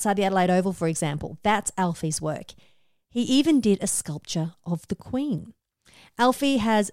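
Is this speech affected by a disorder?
No.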